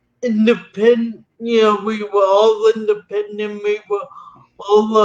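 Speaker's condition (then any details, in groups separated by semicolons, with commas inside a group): Cerebral palsy; spastic ataxic type, lower body spastic, startle reflex; atypical gait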